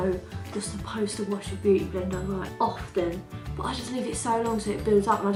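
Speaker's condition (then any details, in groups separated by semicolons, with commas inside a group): No condition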